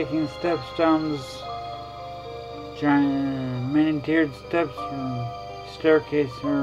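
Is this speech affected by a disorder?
Yes: traumatic brain injury.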